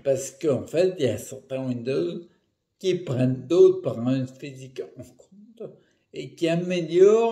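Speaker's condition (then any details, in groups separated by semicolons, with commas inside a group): Primary progressive multiple sclerosis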